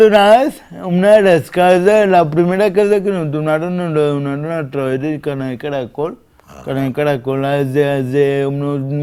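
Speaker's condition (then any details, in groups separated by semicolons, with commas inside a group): Cerebral palsy; difficulty speaking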